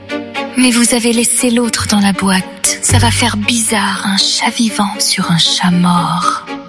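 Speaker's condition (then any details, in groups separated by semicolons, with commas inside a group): No condition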